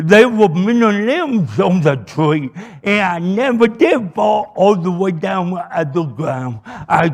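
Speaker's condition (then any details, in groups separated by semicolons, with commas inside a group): Cerebral palsy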